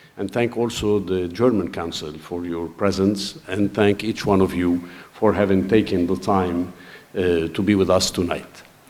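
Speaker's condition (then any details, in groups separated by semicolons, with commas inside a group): No condition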